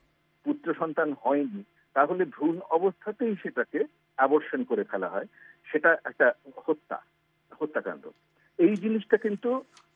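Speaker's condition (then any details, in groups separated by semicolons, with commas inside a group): No condition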